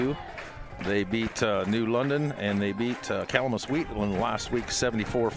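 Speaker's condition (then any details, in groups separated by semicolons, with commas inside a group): No condition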